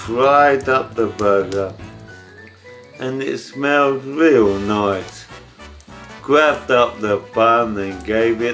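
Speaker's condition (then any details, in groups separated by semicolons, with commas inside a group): ALS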